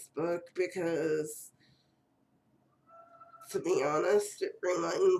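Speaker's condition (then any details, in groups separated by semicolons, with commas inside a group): Cerebral palsy; first word not said quite right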